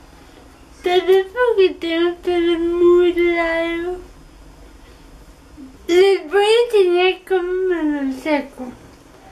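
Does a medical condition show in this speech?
Yes: cerebral palsy.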